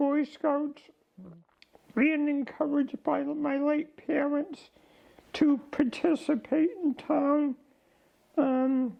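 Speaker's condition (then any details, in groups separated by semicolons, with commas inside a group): ALS; diagnosed about 15 months ago, declining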